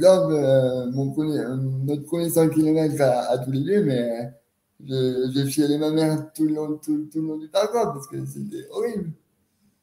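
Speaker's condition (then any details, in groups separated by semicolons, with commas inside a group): Cerebral palsy; spasticity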